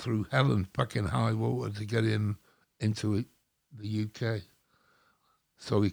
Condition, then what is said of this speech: Stroke. It's because I've had a stroke, not because I'm kind of slurring my words a lot.